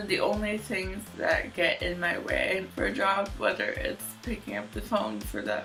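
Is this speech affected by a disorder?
Yes: cerebral palsy, mild.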